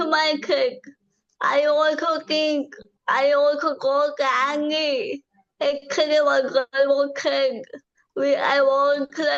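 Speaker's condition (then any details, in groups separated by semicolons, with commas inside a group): Cerebral palsy; from birth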